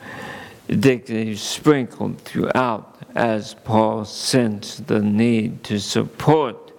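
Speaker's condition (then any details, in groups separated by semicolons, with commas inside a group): ALS; under neurologist care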